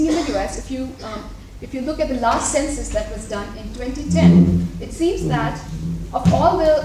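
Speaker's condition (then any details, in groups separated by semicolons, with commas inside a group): No condition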